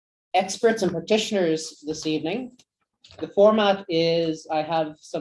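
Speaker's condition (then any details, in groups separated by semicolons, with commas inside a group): No condition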